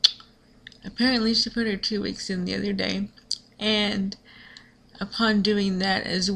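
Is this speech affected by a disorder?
Yes: cerebral palsy.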